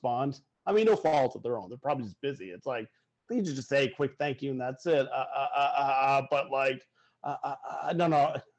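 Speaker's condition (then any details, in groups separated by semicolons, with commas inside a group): Stuttering; person who stutters, also diagnosed with cerebral palsy; really hard time using phone, verbal communication weakest, writes in chat box, Gchat or email; repeated sounds, blocks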